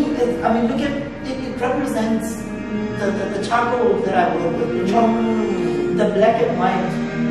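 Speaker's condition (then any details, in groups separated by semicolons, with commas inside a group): No condition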